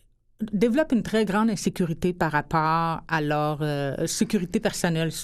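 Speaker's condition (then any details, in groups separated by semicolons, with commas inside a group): Hearing loss since birth; expresses herself very well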